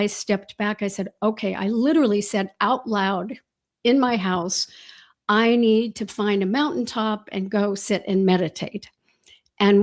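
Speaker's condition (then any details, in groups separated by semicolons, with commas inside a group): No condition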